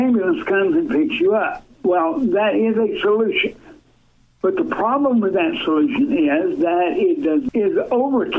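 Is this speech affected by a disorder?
Yes: cerebral palsy, severe.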